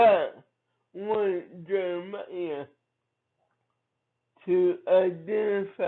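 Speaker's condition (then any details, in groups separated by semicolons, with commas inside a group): Cerebral palsy; from birth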